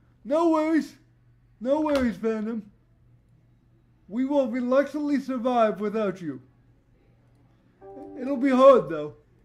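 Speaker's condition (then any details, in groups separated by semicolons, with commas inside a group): Cerebral palsy; voice tone sometimes odd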